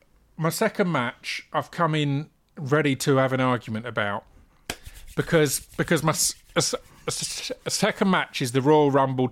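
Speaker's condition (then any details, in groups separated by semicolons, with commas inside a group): Stammer; persistent difficulty with hard g sounds; struggles with hard g, avoids words starting with hard g, stutters and sputters, words catching; repeated sounds, repeated words, prolonged sounds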